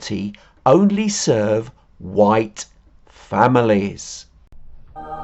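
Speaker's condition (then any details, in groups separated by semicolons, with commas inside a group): No condition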